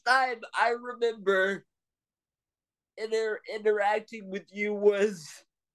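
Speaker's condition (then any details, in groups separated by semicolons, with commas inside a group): Cerebral palsy; trouble with breath control earlier in recording, needs to catch breath at times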